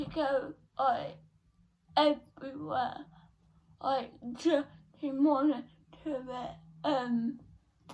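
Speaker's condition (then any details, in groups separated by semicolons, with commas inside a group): Cerebral palsy; not quadriplegic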